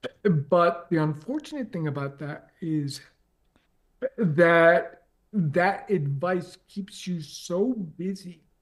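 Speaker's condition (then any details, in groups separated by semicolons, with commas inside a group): ALS; progressive, onset leg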